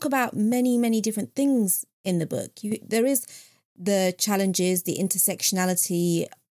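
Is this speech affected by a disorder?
No.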